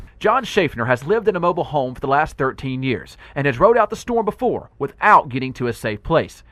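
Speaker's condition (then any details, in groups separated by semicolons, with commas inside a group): No condition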